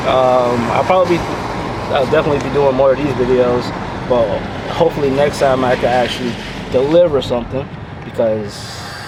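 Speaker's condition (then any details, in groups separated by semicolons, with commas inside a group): No condition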